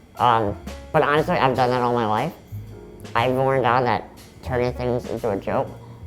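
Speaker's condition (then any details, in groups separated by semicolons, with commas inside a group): Muscular dystrophy; type unknown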